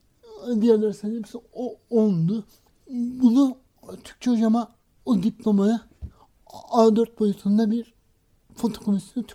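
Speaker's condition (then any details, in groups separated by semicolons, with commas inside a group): Cerebral palsy; misdiagnosed intellectual disability at age 5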